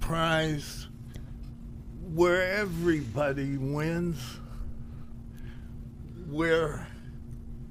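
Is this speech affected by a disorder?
Yes: Parkinson's disease; Parkinson's disease diagnosed about 15 years ago, asked neurologist about trying cannabis, childhood accident with disability.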